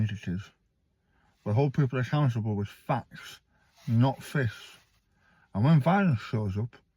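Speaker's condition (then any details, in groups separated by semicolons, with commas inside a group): Stage 4 tongue cancer, hemiglossectomy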